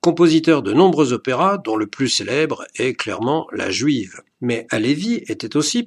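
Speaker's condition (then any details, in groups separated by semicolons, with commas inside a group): No condition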